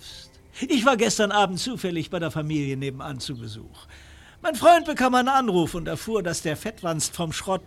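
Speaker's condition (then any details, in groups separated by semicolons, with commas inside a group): No condition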